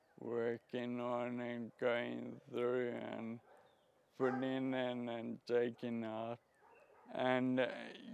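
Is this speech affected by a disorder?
Yes: Friedreich's ataxia; speech affected.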